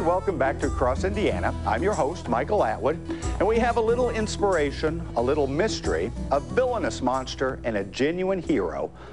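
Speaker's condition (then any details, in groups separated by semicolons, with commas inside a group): No condition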